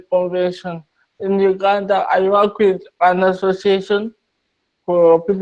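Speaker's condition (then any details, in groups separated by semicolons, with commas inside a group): Cerebral palsy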